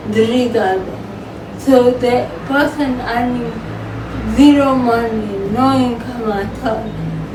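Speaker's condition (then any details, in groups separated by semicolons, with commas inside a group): Cerebral palsy; from birth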